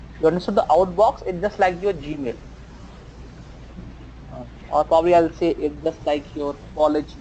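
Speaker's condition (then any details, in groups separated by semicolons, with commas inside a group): No condition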